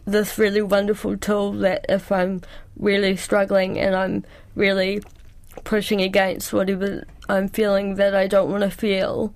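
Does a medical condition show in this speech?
Yes: cerebral palsy; presses really hard when writing.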